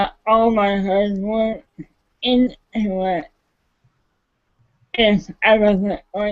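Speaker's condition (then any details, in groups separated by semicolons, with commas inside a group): Cerebral palsy; taking medication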